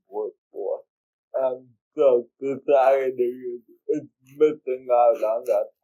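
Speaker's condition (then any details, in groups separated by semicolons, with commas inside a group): Cerebral palsy; speech therapy in childhood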